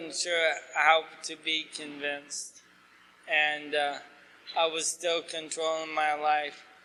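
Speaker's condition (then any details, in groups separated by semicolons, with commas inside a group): ALS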